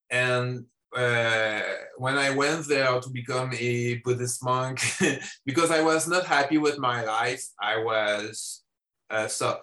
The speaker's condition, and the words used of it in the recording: Stuttering. I give speeches in schools to talk openly about my stuttering, and I tell people I am educating.